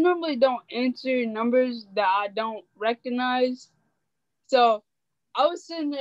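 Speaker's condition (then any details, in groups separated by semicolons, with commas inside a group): Cerebral palsy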